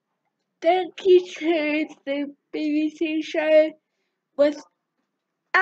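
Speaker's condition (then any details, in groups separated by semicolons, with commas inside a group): Cerebral palsy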